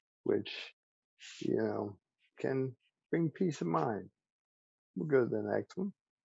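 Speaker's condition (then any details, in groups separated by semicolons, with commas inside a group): ALS; speech still preserved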